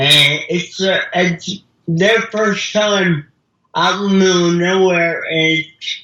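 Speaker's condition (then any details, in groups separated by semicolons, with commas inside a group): Cerebral palsy; wheelchair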